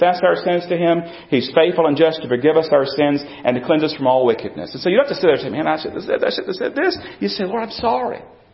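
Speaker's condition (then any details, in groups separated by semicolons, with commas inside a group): No condition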